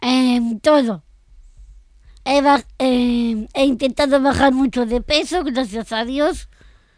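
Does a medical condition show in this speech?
Yes: Down syndrome.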